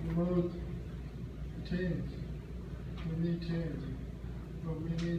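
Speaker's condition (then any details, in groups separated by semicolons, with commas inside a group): Speech difficulty after accident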